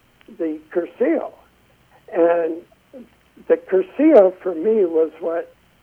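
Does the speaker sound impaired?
Yes: essential tremor; drawings made shaky by the tremor.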